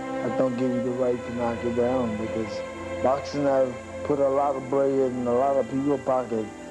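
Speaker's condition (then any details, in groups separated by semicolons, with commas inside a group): Parkinson's syndrome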